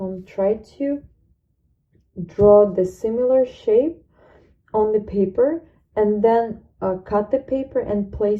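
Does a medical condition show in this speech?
No.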